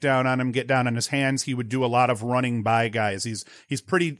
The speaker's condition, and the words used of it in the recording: None; typical speech.